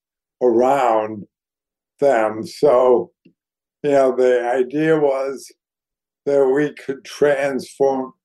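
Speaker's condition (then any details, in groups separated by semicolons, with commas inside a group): ALS; voice somewhat compromised by disease, audibly affected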